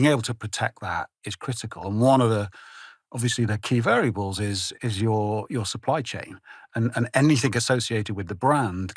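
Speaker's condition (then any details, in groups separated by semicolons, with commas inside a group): No condition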